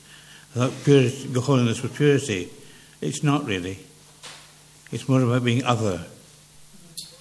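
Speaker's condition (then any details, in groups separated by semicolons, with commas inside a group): Parkinson's; less clear than before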